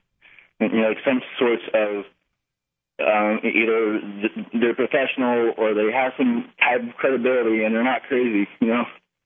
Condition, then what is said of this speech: Stuttering. I'm talking really fast because I actually have a stuttering problem.